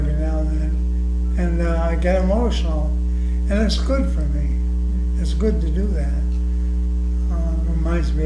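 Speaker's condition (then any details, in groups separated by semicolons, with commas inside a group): ALS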